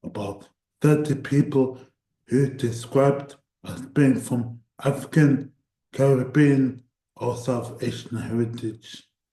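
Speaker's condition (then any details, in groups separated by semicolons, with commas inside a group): Cerebral palsy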